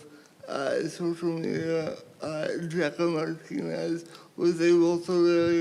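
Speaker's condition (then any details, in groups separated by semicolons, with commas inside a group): Cerebral palsy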